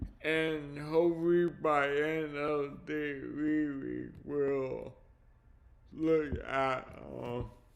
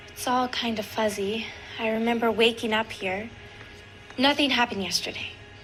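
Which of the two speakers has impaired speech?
The first: cerebral palsy; speech impairment from condition.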